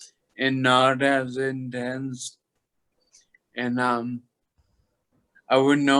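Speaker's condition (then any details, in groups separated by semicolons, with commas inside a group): Toxic leukoencephalopathy, locked-in syndrome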